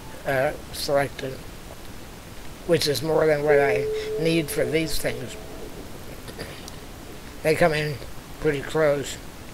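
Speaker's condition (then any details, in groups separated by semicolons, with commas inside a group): Spinal muscular atrophy type two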